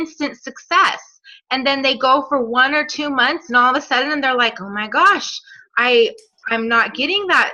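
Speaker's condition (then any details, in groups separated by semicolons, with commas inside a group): No condition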